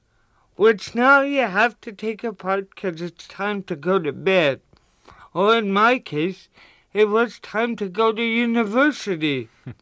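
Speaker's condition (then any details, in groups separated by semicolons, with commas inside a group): Cerebral palsy; did not operate heavy farm machinery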